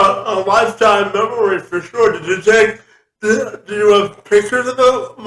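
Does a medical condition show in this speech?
Yes: cerebral palsy; since birth.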